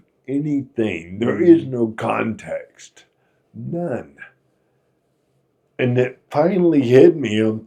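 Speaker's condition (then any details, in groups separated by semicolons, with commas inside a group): Friedreich's ataxia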